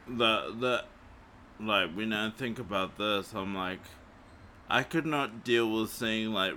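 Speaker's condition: Cerebral palsy; morphine not allowed after it

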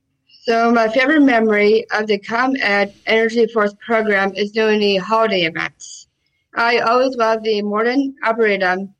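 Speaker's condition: Down syndrome; congenital, early intervention programs and therapies in early childhood

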